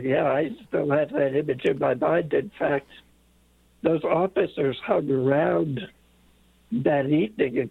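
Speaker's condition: Late-onset Pompe disease; infusion treatment

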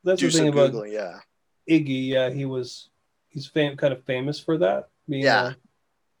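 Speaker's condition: No condition

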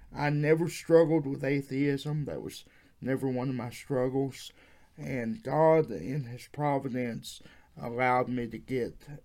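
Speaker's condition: Cerebral palsy; wheelchair user

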